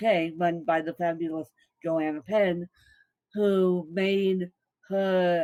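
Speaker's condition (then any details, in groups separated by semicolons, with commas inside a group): Cerebral palsy, mixed, moderate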